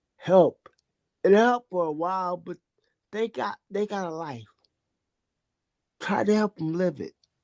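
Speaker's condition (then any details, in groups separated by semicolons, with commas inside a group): Cerebral palsy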